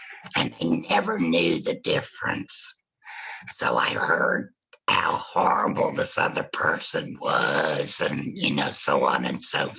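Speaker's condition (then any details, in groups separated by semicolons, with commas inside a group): Laryngectomy after cancer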